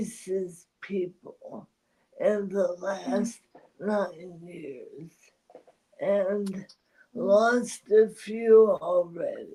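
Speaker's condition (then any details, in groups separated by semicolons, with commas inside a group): ALS; voice strains with talking, needs voice rest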